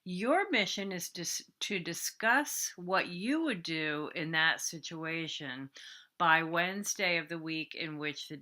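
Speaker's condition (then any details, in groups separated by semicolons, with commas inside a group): No condition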